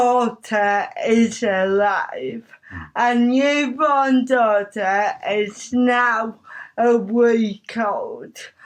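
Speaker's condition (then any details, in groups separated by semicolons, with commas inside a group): Cerebral palsy; talks a bit slower than others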